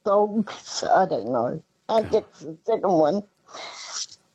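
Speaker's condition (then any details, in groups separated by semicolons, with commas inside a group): Parkinson's disease; voice affected by Parkinson's; voice holding up tonight; unsure of getting questions out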